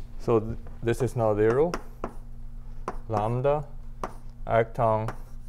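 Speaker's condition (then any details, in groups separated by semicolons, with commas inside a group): No condition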